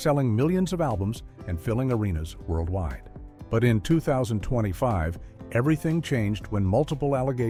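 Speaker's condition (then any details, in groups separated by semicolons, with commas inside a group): No condition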